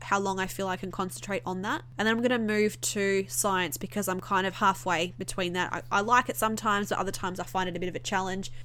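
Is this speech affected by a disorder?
No.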